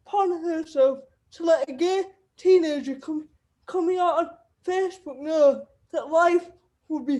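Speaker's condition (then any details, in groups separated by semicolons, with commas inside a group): Cerebral palsy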